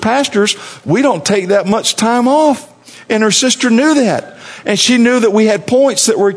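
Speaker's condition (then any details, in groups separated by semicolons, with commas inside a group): No condition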